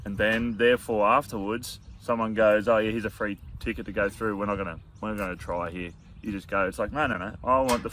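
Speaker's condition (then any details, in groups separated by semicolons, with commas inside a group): No condition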